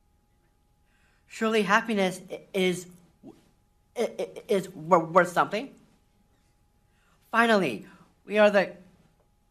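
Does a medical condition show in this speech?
Yes: Down syndrome.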